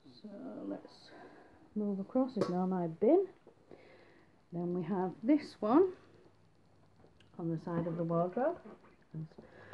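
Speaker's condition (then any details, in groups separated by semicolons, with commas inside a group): No condition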